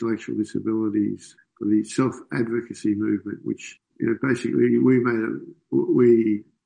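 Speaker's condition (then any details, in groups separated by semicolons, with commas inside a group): Parkinson's disease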